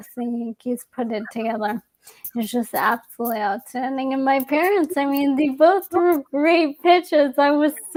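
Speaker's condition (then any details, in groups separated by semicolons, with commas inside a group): ALS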